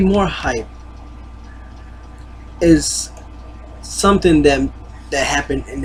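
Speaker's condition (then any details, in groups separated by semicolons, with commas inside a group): No condition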